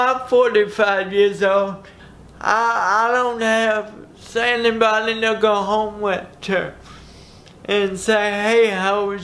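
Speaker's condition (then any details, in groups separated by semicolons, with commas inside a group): Cerebral palsy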